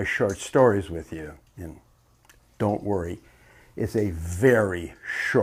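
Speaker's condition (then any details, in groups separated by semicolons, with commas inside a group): No condition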